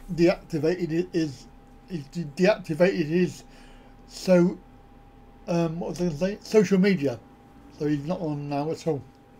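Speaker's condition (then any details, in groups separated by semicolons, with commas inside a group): Cerebral palsy; back surgery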